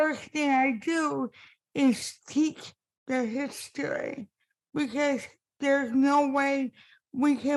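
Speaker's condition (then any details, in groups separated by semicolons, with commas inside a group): Spastic cerebral palsy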